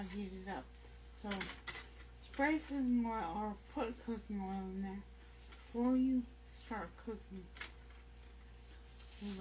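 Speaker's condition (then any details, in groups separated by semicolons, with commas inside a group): Brain injury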